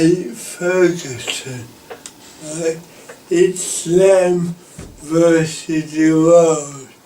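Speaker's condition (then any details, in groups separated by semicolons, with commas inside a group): Cerebral palsy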